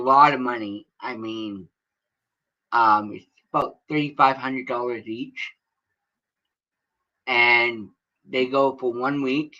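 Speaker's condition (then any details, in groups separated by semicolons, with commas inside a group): Cerebral palsy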